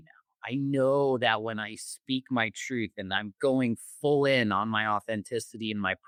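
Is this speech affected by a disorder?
No.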